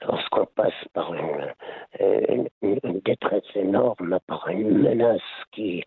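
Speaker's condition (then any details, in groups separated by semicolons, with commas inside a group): Laryngeal cancer; quit over 20 years ago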